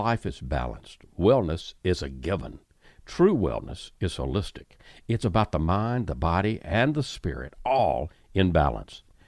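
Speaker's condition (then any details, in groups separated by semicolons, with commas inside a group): No condition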